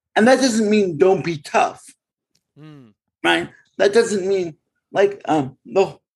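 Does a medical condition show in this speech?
Yes: cerebral palsy; congenital cerebral palsy, since birth, born in Bridgeport.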